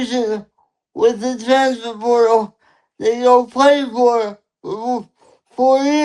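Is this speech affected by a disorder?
Yes: cerebral palsy; lifelong; limited energy.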